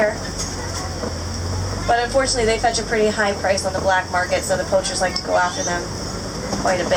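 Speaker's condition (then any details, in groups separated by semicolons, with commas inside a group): No condition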